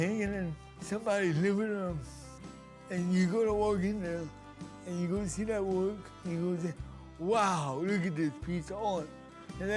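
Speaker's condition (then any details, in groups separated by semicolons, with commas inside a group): Cerebral palsy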